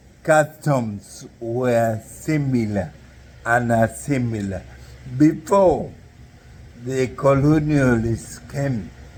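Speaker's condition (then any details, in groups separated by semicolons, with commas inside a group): Neurological disease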